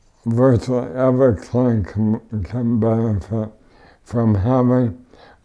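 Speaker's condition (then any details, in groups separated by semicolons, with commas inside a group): ALS; tracheotomy, wheelchair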